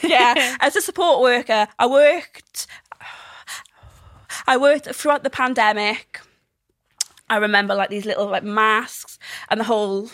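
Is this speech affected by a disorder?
Yes: stammer; stammer since childhood, speech therapy as a child; age 29, worse since pandemic, music therapy, headphones for wedding vows, drive-through singing Nicki Minaj; struggles to speak daily, blocks needing deep breath, fluent alone or singing, worse with silence; here blocks.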